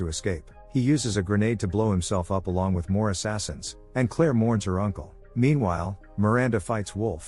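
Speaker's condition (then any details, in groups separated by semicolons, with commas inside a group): No condition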